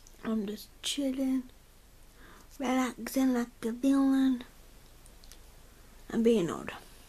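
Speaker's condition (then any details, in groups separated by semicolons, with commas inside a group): Cerebral palsy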